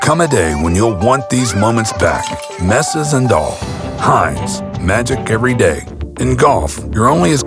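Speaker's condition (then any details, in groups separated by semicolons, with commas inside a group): No condition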